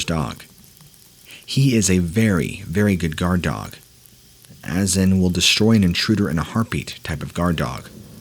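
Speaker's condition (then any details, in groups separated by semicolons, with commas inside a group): No condition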